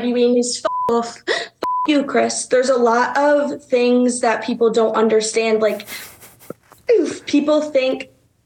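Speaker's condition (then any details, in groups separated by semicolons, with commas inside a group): Tourette syndrome; involuntary motor and vocal tics, coprolalia; seemingly serious case, tics not constant; frequent involuntary swearing, repeated vocal tic phrases like little baby weenies, fuck off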